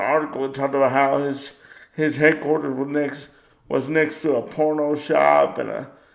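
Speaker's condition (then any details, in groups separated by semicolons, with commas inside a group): Cerebral palsy; power wheelchair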